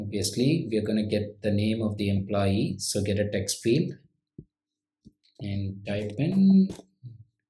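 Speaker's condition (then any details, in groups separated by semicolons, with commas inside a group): No condition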